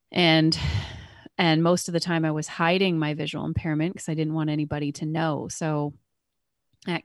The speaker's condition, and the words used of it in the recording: No condition.